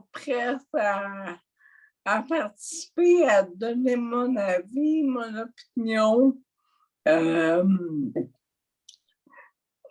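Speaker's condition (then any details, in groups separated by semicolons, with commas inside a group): Mild dysarthria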